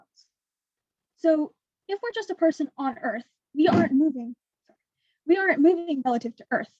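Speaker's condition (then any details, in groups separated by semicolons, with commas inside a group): No condition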